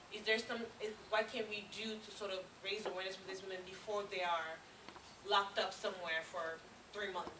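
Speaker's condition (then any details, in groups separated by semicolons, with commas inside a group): No condition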